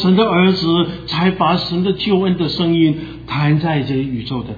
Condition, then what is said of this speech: None; typical speech.